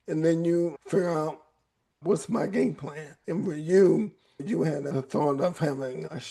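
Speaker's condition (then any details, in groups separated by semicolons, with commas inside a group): ALS; voice raspy at times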